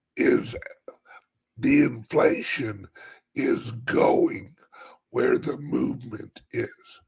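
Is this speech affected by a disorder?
Yes: chronic voice problem; about 2 years of dry, stiff voice box, uses CPAP machine; constant dry throat, urge to clear throat, stiff voice box loosening, easier when louder.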